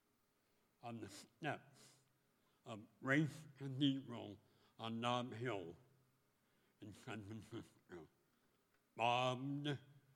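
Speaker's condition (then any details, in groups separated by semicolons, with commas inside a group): Speech impediment; first operation in North Dakota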